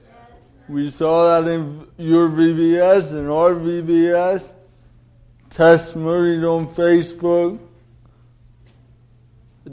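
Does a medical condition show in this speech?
Yes: cerebral palsy; delayed development.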